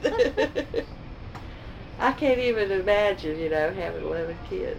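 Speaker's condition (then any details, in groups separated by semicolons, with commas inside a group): No condition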